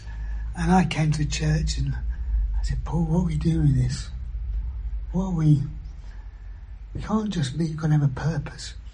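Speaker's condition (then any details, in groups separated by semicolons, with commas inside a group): Throat cancer surgery, vocal injections; deaf one ear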